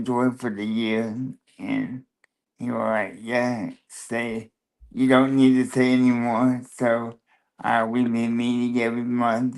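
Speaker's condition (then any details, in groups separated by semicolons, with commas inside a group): Cerebral palsy, spastic quadriplegia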